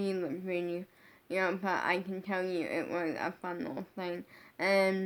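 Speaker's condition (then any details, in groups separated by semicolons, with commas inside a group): Brain injury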